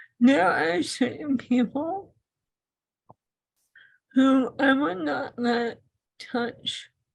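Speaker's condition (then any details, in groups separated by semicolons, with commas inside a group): ALS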